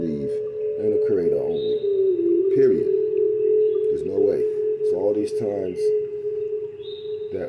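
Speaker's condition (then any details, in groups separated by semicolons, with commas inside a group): No condition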